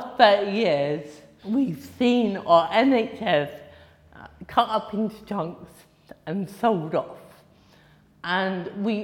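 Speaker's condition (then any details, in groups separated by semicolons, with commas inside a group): Cerebral palsy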